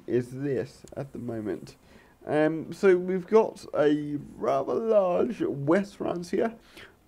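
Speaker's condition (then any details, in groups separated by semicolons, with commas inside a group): Cerebral palsy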